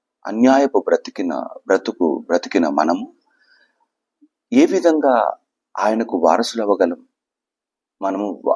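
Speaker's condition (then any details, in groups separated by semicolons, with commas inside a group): No condition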